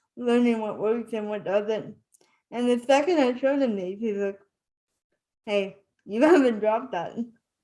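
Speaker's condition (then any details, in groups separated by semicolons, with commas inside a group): Spastic cerebral palsy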